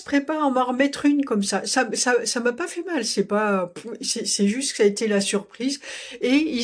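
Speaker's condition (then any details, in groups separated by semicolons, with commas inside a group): No condition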